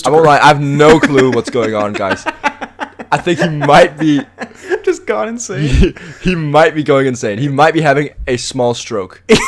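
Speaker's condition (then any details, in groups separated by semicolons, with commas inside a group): No condition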